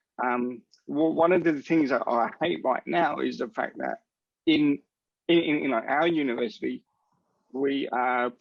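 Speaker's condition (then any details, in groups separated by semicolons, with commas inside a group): Cerebral palsy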